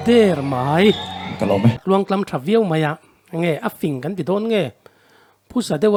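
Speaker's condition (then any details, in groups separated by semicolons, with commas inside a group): No condition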